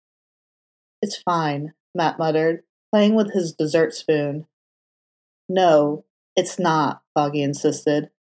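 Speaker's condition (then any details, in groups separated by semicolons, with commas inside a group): No condition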